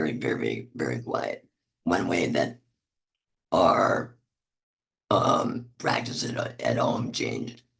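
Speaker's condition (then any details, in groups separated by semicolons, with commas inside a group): Laryngectomy; voice box removed, tracheal neck stoma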